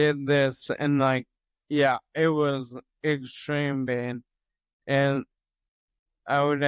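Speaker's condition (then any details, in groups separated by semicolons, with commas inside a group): Toxic leukoencephalopathy, locked-in syndrome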